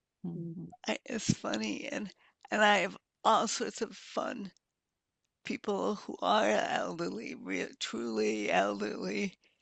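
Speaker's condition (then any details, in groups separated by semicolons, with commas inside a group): Multiple sclerosis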